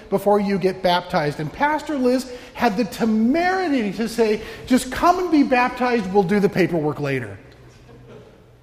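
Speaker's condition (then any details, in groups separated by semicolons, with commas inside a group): No condition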